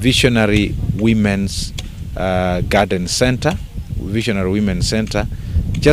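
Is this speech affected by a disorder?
No.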